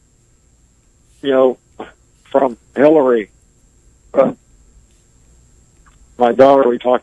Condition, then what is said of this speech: ALS (motor neuron disease). He breathes through a ventilator, and so it takes a little bit more time as he communicates.